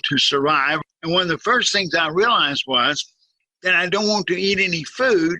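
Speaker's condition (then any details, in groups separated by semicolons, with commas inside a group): Cerebral palsy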